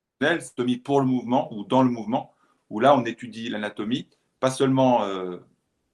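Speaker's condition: No condition

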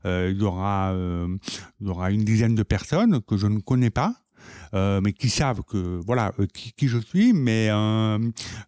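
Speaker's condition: Profound deafness from birth, congenital

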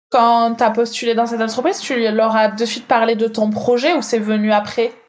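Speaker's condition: No condition

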